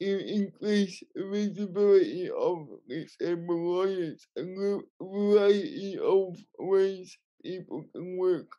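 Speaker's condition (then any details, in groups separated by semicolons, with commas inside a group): Cerebral palsy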